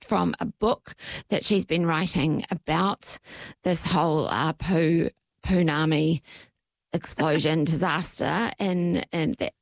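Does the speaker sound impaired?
Yes: voice disorder; voice audibly affected at recording.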